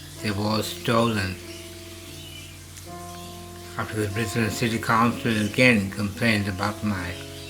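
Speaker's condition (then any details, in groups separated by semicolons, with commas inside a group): Parkinson's disease; hypersalivation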